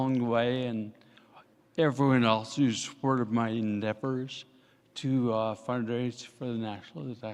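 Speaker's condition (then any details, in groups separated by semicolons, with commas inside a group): Ataxia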